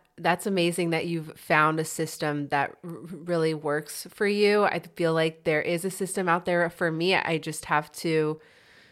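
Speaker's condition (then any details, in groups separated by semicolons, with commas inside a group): No condition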